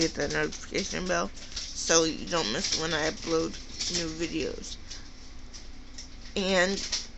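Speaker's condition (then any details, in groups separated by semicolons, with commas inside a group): Cerebral palsy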